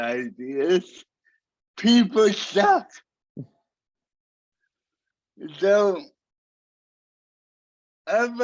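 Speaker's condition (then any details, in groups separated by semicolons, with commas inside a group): Cerebral palsy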